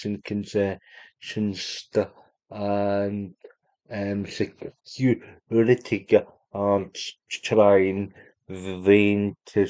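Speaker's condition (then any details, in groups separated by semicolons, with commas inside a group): Cerebral palsy; unable to walk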